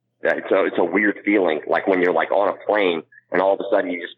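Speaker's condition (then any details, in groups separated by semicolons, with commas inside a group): Cleft palate; congenital cleft palate, mouth, ear, nose and throat structure differ from most people, cannot blow up balloon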